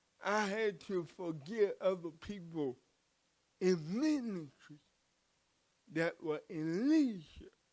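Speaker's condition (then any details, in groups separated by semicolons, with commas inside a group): Cerebral palsy; from birth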